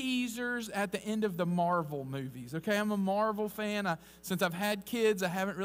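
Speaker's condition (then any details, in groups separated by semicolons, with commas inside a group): No condition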